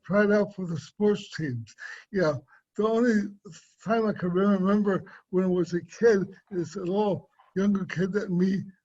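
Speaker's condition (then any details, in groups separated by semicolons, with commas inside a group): Cerebral palsy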